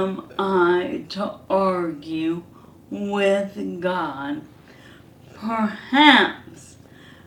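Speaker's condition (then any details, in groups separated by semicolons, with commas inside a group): ALS; hand onset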